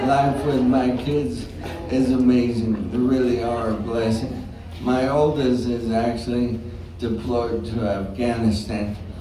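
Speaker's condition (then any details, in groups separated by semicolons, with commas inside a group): ALS; some speech trouble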